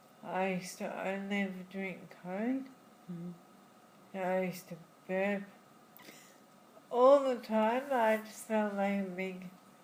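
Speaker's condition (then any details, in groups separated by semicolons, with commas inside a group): Friedreich's ataxia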